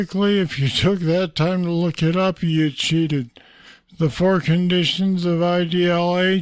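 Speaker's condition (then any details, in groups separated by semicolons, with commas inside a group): Parkinson's disease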